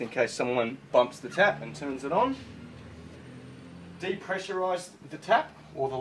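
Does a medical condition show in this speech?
No.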